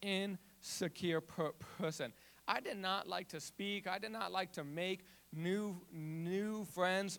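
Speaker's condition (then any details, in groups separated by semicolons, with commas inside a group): Stutter; stutter since childhood; still has speech impediment, speaks publicly from front stage; avoided speaking in class when younger, felt less clear than peers; repeated sounds, repeated words, prolonged sounds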